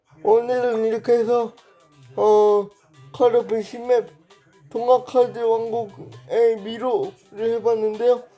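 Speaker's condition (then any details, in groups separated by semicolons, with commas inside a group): Brain lesion disability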